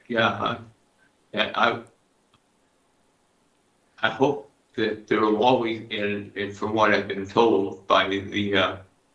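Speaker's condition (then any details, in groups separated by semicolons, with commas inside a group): Parkinson's disease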